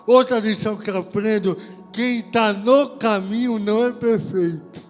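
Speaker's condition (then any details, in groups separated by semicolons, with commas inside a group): Cerebral palsy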